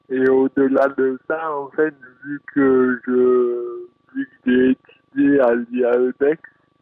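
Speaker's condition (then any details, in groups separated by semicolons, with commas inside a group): Dystonia; elocution disorder, fine motor impairment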